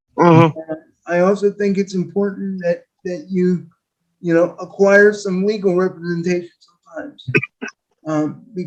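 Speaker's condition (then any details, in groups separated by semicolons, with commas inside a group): Quadriplegic cerebral palsy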